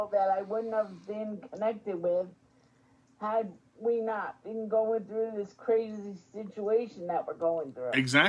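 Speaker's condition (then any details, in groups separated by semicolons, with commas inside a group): Spastic quadriplegic cerebral palsy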